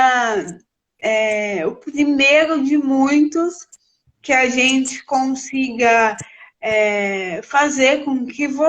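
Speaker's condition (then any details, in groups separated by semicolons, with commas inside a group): Cerebral palsy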